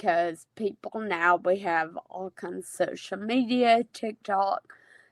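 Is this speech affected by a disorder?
Yes: Friedreich's ataxia.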